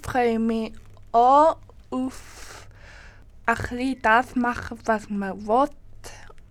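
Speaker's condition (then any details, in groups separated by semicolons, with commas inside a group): Cerebral palsy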